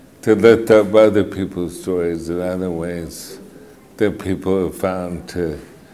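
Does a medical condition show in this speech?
Yes: mitochondrial disorder; mitochondrial disorder, walking very difficult; progressive disability; affects speech.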